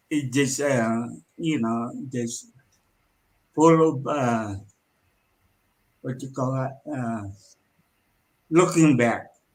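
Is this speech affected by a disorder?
Yes: cerebral palsy.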